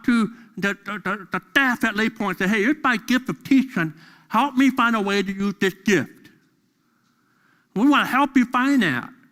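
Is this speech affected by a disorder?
Yes: deafness; deaf during school years.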